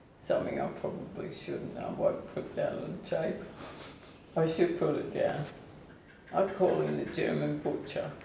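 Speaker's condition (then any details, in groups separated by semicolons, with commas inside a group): ALS/MND; onset foot drop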